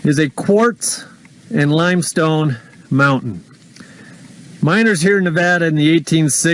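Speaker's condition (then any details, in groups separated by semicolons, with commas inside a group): No condition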